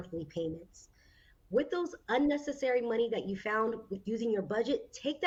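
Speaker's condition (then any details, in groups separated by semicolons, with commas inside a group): No condition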